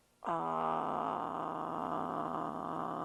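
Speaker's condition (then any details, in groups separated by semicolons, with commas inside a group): Parkinson's disease; before LSVT LOUD therapy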